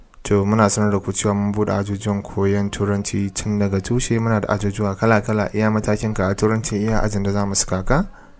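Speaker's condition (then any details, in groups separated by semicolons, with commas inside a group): No condition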